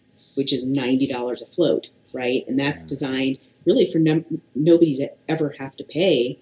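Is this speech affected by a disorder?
No.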